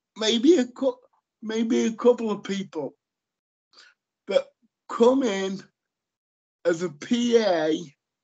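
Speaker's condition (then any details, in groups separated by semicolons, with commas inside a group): Cerebral palsy; lifelong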